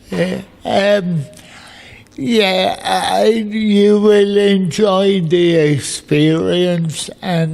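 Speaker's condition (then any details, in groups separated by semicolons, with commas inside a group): Cerebral palsy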